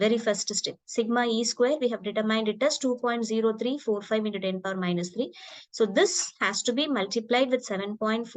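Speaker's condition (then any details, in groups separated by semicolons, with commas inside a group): No condition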